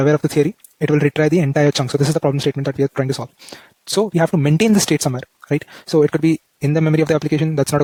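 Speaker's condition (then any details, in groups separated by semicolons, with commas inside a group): No condition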